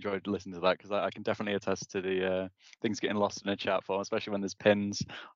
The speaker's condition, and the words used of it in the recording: No condition.